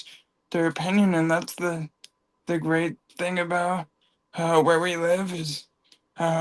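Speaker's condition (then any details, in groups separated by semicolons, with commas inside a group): Cerebral palsy; from birth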